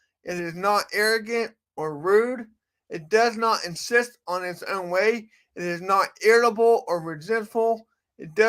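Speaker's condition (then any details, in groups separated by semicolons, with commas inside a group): Cerebral palsy; from birth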